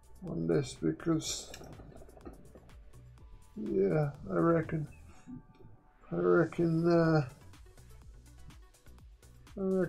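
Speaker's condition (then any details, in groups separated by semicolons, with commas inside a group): Quadriplegic cerebral palsy; uses one hand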